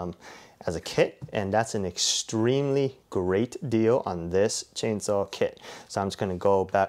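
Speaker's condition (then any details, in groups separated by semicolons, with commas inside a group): No condition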